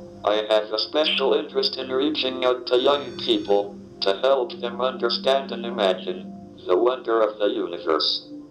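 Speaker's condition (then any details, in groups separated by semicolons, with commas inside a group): ALS, speech-generating device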